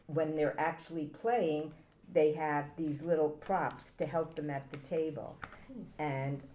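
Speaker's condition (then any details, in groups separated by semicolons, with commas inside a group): No condition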